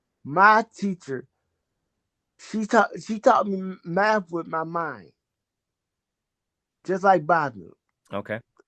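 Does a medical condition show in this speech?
Yes: cerebral palsy.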